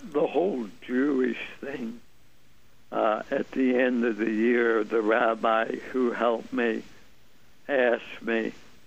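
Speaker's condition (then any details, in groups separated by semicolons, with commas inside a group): ALS; limb onset, muscle twitches and hand weakness at onset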